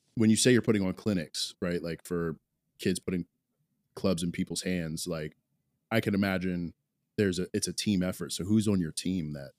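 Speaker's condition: No condition

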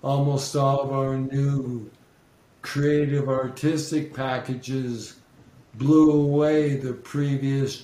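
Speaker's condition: ALS; ongoing

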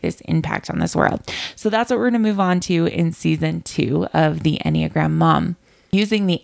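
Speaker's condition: No condition

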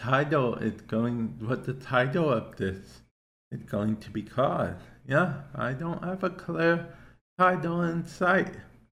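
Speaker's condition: Cerebral palsy; affects speech to an extent

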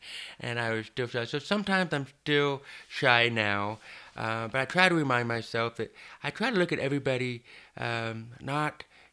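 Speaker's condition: Deafness, hard of hearing

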